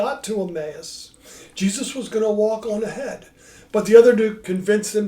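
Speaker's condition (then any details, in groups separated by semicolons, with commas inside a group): No condition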